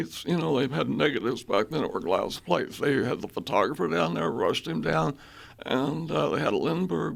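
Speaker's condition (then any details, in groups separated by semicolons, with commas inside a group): Spasmodic dysphonia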